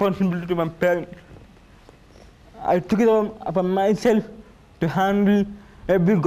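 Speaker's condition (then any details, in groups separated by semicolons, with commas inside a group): Cerebral palsy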